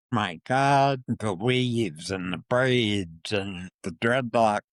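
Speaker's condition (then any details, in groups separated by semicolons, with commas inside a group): Parkinson's disease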